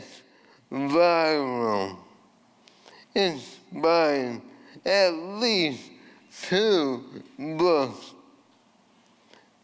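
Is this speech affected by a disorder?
Yes: ALS.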